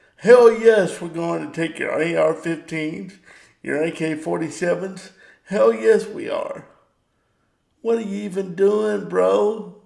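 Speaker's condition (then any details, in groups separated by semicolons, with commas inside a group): Cerebral palsy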